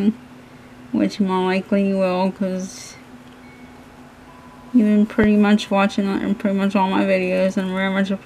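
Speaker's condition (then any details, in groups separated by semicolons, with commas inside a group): Cerebral palsy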